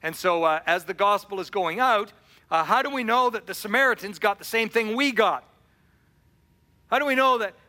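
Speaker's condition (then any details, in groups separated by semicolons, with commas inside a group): No condition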